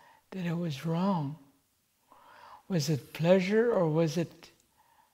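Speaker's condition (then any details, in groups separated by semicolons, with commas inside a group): Cerebral palsy; present from birth, late diagnosis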